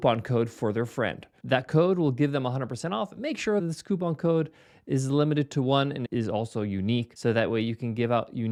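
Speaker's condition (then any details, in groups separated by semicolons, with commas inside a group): No condition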